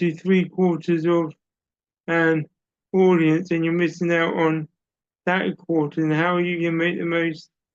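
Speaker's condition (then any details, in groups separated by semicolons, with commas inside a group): Cerebral palsy; audible speech impairment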